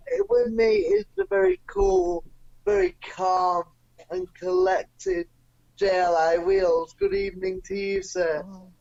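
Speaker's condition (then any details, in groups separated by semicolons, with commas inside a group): Cerebral palsy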